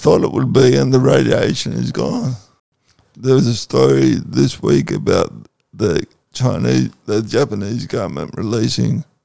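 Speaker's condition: Cerebral palsy

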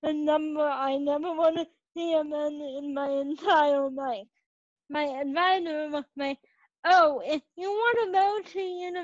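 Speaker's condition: Cerebral palsy; present from birth; age 21

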